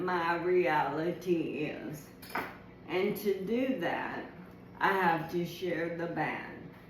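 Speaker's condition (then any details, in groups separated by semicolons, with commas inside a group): ALS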